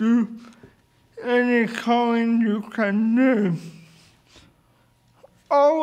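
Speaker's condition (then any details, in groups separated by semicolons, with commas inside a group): Cerebral palsy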